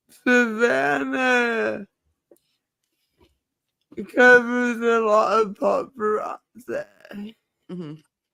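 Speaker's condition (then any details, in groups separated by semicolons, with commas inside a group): Cerebral palsy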